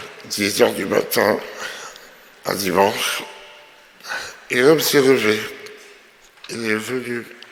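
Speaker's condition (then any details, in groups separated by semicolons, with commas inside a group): Myopathy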